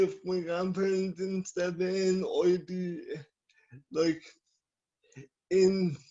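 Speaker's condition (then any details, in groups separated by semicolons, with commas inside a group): Cerebral palsy; from birth, scoliosis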